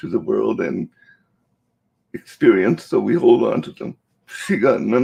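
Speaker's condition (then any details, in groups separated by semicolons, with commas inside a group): Cerebral palsy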